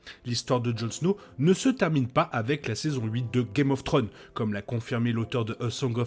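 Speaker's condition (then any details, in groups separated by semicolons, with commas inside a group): No condition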